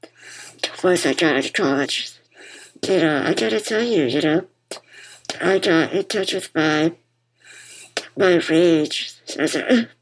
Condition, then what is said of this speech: Muscular dystrophy. She uses a wheelchair to get around and wears a BiPAP machine to help her breathe, which you'll hear throughout our conversation.